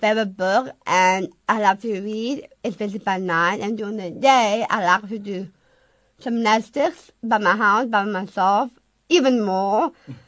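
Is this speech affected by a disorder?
Yes: Down syndrome; from birth, confirmed 3 days after birth, heart hole closed spontaneously at age 2; speaks a lot slower, learns and moves slower.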